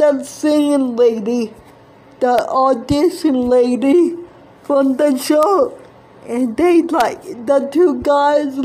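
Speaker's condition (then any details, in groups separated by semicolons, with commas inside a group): Cerebral palsy; present from birth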